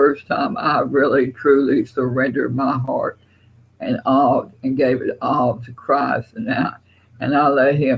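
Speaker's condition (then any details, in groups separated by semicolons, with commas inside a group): Parkinson's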